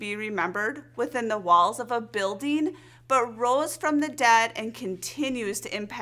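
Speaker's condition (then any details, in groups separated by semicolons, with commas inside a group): No condition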